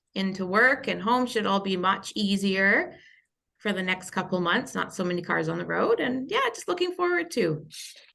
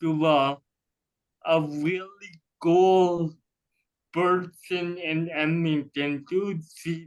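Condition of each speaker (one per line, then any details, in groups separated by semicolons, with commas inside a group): No condition
Cerebral palsy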